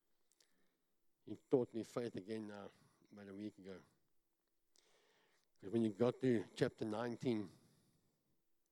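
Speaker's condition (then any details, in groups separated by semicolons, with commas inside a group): Cleft palate; talks funny, self-described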